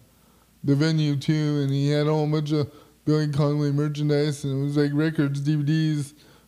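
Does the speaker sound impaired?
Yes: quad spastic cerebral palsy, spastic quadriplegic; chronic pain, ongoing spasticity, spastic laughter.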